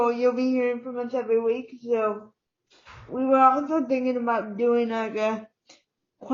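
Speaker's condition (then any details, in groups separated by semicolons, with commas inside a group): Cerebral palsy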